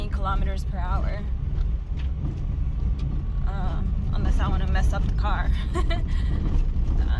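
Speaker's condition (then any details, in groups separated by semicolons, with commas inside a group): No condition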